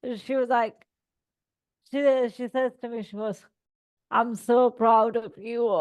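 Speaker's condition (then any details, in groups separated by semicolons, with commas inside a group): Cerebral palsy; all four limbs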